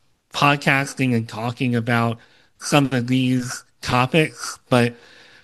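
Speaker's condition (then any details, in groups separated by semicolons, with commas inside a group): Cleft lip and palate, Opitz G/BBB syndrome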